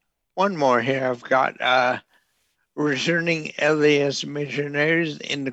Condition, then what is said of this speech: ALS (motor neuron disease). Lou Gehrig's disease, and it's a neurological disease that affects nerves, muscles, and that's why I can't talk.